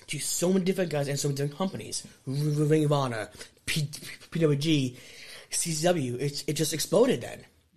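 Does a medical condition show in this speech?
Yes: stutter; stutter since childhood, speech therapist in school; still has a stutter; no stuttering when performing in wrestling ring; here repeated sounds.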